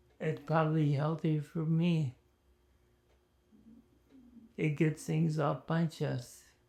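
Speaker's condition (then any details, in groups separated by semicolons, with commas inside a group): ALS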